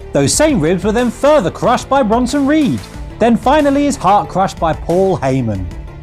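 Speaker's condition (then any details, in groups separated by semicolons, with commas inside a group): No condition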